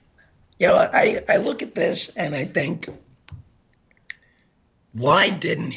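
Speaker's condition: Gunshot injury to voice box; hit spine

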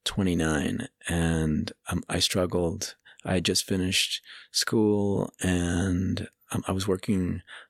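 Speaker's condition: Stuttering; onset around age 9, avoided school speech therapy, never had therapy, very pronounced until few years ago, phone use helped; improved, often unnoticed by non-stutterers, discloses stutter situationally, worse with hangover; blocks felt in chest, gets stuck unable to speak, little pauses; prolonged sounds

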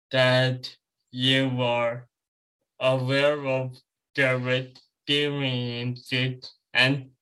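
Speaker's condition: Cerebral palsy

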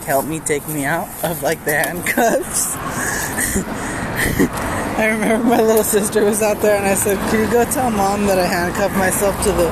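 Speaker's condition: No condition

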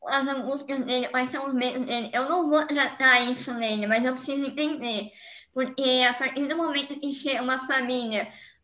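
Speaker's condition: Cleft lip and palate; care at Bauru and Joinville Centrinhos, long speech therapy, home exercises; residual hypernasality, nasal air escape likely to increase after surgery, voice still needs improvement

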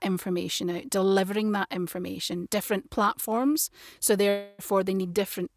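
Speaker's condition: No condition

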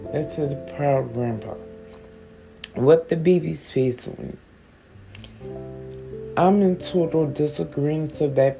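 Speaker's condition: Stroke with stutter; cannot move

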